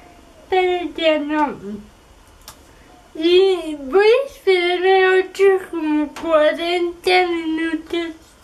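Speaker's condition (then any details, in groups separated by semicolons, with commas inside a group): Cerebral palsy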